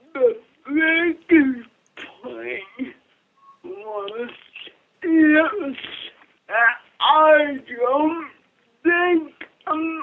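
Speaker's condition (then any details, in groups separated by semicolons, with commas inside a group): Cerebral palsy; from birth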